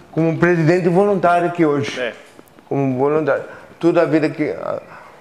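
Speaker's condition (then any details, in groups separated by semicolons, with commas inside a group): Cerebral palsy; from extreme premature birth, physical disability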